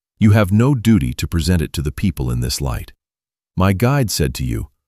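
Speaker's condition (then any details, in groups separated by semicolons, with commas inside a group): No condition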